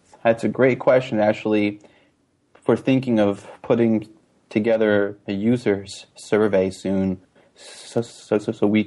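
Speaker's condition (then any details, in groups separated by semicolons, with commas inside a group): Stuttering; formerly on receiving end of stuttering support groups, NSA local chapters; talks more freely about and advertises stuttering, less ashamed since joining Stutter Social hangouts; repeated words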